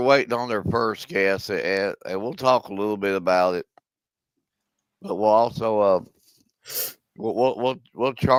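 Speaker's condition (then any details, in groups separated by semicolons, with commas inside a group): No condition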